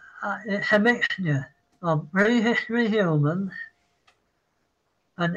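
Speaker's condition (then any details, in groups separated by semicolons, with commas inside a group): Parkinson's; apologizes mid-sentence, citing Parkinson's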